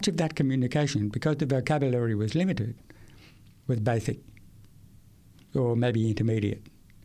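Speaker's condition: Profound deafness, acquired at age 8; speaks orally

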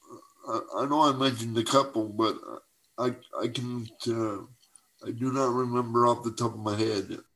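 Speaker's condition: Cerebral palsy; uses wheelchair for mobility

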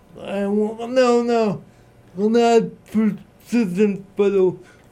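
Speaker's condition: Cerebral palsy; uses Google devices and Google Assistant controlled by voice; voice recognized by Google Assistant and Google Voice devices

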